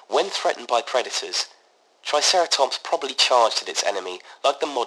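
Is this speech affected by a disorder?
No.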